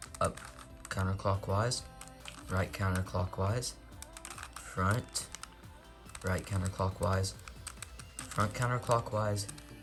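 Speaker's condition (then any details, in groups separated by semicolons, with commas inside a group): No condition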